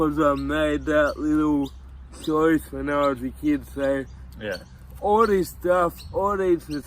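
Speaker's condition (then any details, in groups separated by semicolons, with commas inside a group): Cerebral palsy; from birth, tight muscles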